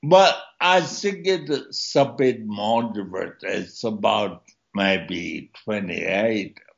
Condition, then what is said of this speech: Stroke. I'm a speaker and that means my vocal cords on their side are slack, which means that I have to press more air through to make a sound.